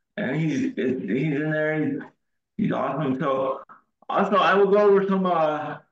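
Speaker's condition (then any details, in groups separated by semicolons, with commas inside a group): Cerebral palsy, severe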